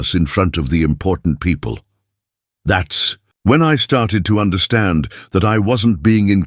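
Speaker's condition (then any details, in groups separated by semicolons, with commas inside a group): No condition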